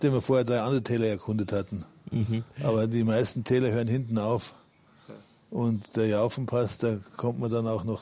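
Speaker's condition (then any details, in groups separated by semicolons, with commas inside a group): Parkinson's disease; admitted to rehab bedridden two years ago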